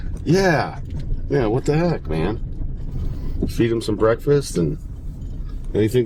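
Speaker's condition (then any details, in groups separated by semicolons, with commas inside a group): No condition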